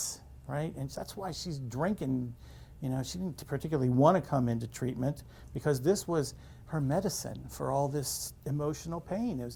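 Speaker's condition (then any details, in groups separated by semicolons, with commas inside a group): No condition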